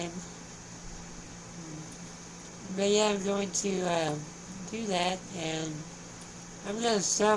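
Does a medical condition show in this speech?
Yes: spinal muscular atrophy.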